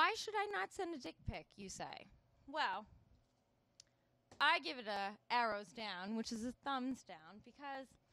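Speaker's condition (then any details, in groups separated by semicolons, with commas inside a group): No condition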